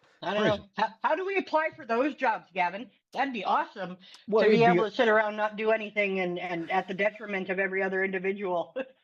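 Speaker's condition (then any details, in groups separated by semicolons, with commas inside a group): No condition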